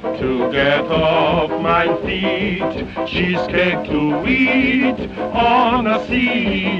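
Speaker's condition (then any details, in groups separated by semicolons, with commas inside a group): No condition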